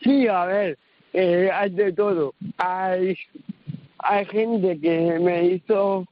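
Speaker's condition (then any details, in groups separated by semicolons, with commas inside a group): Cerebral palsy; cerebral palsy from birth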